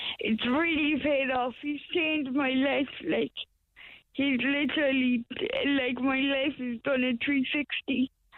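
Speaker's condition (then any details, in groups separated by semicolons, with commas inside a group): Cerebral palsy; wheelchair user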